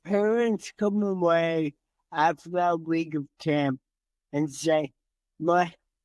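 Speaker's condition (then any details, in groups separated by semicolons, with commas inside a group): Cerebral palsy; from birth, entire left side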